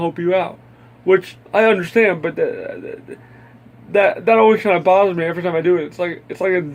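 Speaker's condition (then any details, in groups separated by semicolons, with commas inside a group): Cerebral palsy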